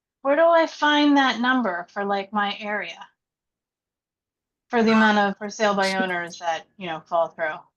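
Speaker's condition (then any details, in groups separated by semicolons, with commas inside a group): No condition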